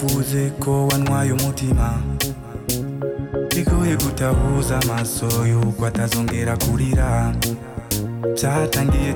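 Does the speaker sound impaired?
No.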